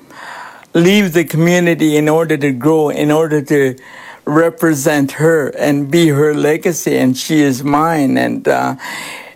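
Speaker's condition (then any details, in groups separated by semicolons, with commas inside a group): Cerebral palsy; cerebral palsy from birth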